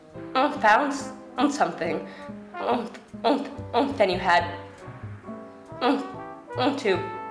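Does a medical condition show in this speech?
Yes: stutter; stutter since childhood, avoided oral communication in earlier life; speaks with audible stutter in this recording; often stutters over own name, listeners think name forgotten, listeners may need time to adjust; here repeated sounds, prolonged sounds.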